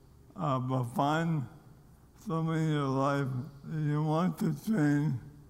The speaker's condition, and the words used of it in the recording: ALS (motor neuron disease). And I hear my voice, and I don't sound like what I think I should sound like.